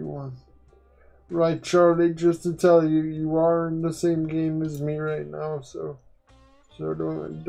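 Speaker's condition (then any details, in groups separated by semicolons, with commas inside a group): Quadriplegic cerebral palsy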